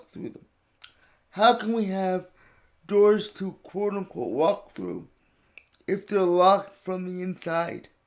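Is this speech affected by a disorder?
Yes: cerebral palsy.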